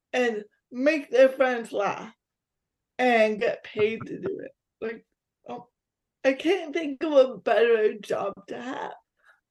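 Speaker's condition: Cerebral palsy; physical disability

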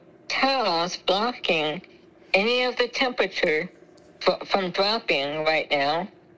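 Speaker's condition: Spinal muscular atrophy; congenital, ventilator

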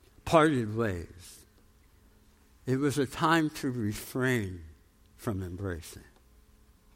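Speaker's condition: Tongue cancer, jaw reconstruction, osteonecrosis of jaw after radiation; healing after implant surgery

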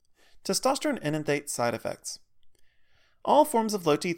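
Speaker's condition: No condition

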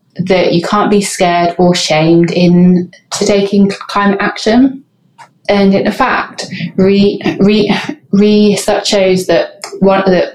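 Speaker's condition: Stammer; stammering left unedited in podcast, British Stammering Association no diversity without disfluency campaign; repeated sounds

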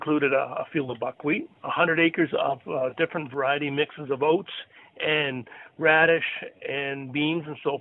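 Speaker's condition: No condition

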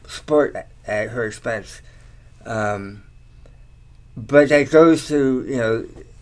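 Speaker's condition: Tongue cancer surgery; three or four tongue surgeries, chemotherapy, radiation, long convalescence; many years after treatment; slight slur, talks okay

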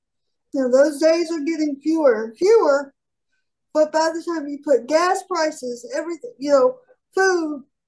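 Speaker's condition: Cerebral palsy; highly mobile

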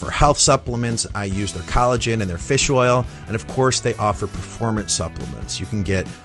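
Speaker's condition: No condition

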